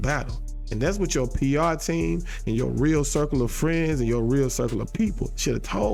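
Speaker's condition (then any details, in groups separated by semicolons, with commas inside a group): No condition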